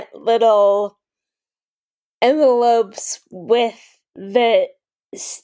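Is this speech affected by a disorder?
Yes: Friedreich's ataxia, mild; progressive neuromuscular, onset in early adolescence.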